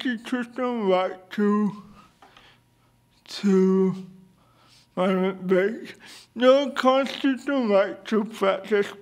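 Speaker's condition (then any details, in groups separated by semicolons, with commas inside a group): Cerebral palsy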